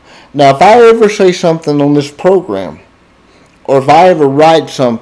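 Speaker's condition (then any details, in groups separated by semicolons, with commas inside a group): Cerebral palsy, spastic diplegia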